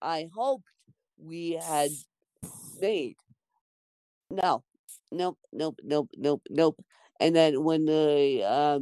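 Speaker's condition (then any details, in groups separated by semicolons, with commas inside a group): Cerebral palsy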